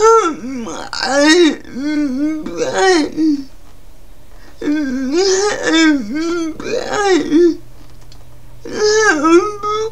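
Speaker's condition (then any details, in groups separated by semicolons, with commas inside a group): Cerebral palsy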